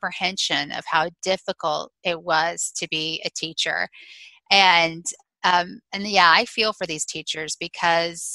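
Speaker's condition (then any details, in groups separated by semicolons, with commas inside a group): No condition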